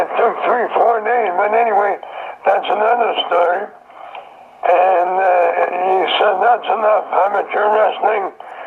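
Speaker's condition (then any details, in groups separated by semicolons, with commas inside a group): Throat cancer; survivor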